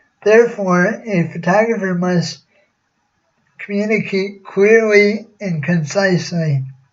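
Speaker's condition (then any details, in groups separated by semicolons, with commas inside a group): Cerebral palsy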